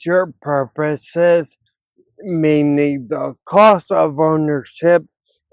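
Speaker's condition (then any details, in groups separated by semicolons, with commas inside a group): Ataxia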